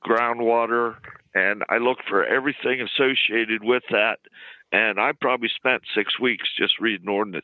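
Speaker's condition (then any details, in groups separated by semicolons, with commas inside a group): No condition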